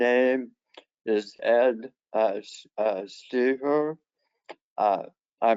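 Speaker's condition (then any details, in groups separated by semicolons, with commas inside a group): Head and neck cancer surgery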